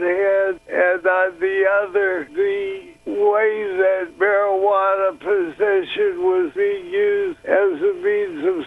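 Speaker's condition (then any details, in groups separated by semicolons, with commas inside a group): Parkinson's disease; reduced neurotransmitters, possibly genetic and Akron Ohio tire factory water pollution; slow or halting, sounds as before to own ear on playback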